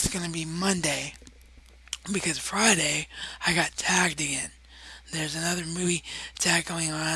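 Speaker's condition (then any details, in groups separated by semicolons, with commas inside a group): Cerebral palsy; wheelchair bound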